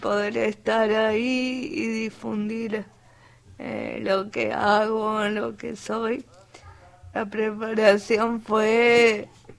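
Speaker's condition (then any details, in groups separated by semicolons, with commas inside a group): Cerebral palsy; answer formed in head but hard to get out, needs waiting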